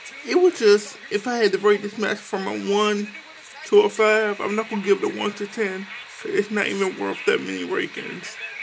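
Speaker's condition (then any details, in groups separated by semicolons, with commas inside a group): Cerebral palsy; affects legs, arms, hands, scissoring surgery, knee and wrist surgeries; affected speech, effortful clear articulation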